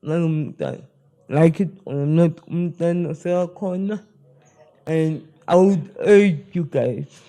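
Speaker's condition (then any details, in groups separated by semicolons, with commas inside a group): Spastic cerebral palsy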